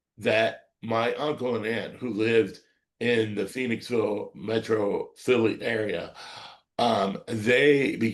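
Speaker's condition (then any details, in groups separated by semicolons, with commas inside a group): Cerebral palsy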